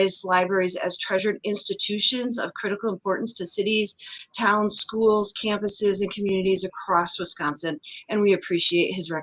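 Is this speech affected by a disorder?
No.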